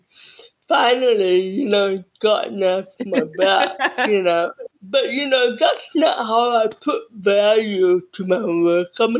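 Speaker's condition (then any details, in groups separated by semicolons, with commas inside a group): Cerebral palsy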